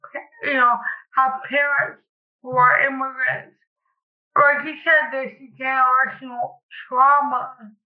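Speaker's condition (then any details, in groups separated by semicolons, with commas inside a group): Cerebral palsy; cerebral palsy since childhood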